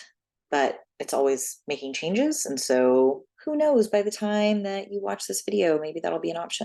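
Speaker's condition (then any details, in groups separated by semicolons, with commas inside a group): No condition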